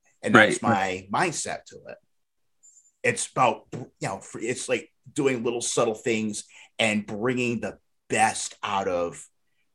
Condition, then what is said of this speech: Stuttering. I know the word I want to say, but there's something, it doesn't go from my brain to my mouth.